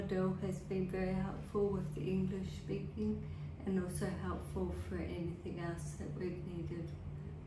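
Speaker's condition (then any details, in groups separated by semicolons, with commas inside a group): Motor neuron disease; ALS, lower limb onset, foot drop, upper limb weakness; diagnosed about four years ago, progressive, physiotherapy, stem cell therapy; swallowing difficulty, slurred speech for past month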